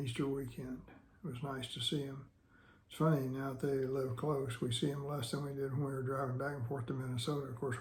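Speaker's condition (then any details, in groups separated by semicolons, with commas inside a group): Parkinson's disease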